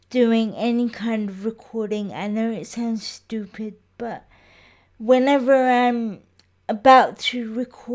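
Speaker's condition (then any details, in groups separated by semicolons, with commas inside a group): Cerebral palsy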